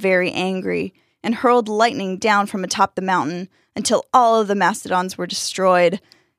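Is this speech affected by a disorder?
No.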